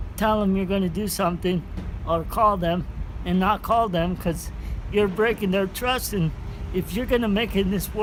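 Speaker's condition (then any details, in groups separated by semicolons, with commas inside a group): Cerebral palsy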